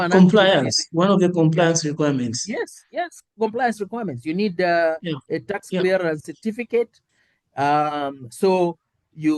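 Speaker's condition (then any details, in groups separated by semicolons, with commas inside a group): No condition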